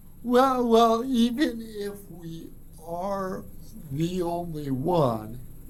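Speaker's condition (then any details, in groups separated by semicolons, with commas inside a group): Cerebral palsy; from birth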